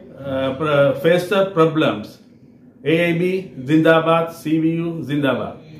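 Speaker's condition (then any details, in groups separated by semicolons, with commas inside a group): No condition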